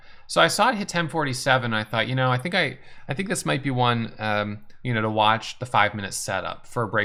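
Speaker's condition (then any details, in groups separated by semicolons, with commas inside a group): No condition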